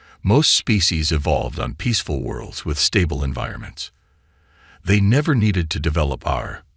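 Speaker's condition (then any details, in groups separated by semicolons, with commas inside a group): No condition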